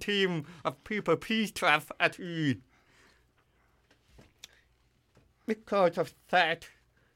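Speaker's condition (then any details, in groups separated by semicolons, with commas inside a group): Deafness; formerly hearing aids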